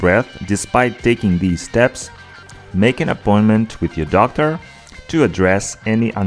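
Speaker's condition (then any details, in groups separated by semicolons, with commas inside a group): No condition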